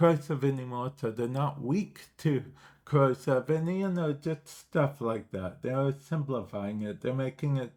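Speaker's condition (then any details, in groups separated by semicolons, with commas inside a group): Cerebral palsy; affects speech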